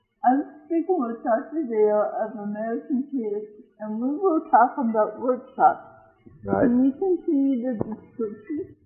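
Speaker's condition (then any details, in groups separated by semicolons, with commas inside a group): Cerebral palsy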